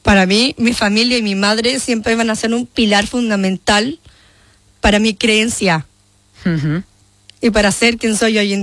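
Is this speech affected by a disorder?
Yes: Down syndrome; genetic condition, from birth, 30 years old, mother prioritized leisure over therapy; described by host as speaking very well and clearly.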